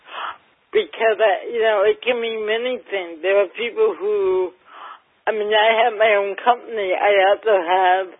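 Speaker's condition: Cerebral palsy, mild; mildly affects speech

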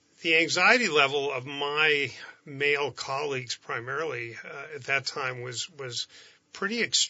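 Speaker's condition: No condition

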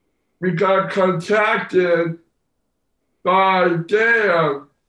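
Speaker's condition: Down syndrome; poor balance

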